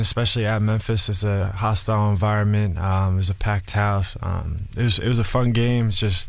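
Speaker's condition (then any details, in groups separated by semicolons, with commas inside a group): No condition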